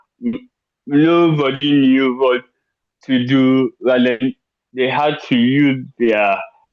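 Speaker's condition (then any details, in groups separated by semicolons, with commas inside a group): Cerebral palsy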